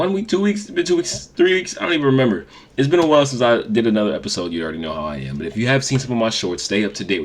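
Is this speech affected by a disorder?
No.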